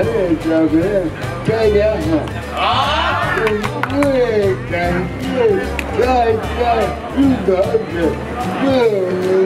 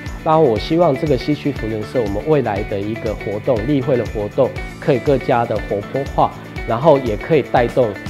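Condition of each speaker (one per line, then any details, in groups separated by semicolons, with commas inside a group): Cerebral palsy
No condition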